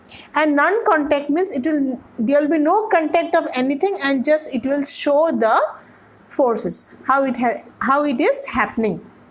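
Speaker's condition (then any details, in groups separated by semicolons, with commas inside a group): No condition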